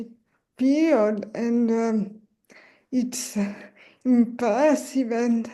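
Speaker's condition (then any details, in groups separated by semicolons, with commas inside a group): Cerebral palsy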